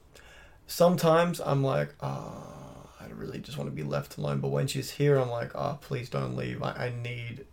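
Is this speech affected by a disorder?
No.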